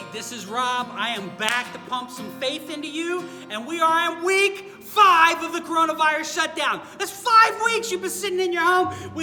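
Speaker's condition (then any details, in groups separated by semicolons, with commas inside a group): No condition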